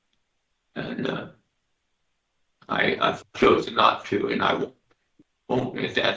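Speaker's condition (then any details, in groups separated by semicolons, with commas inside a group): Parkinson's disease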